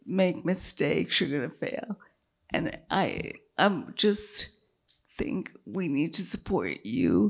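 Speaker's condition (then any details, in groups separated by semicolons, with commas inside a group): Multiple sclerosis; progressive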